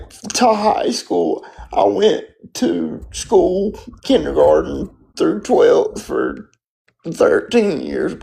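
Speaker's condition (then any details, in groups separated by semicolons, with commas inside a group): Spastic quadriplegic cerebral palsy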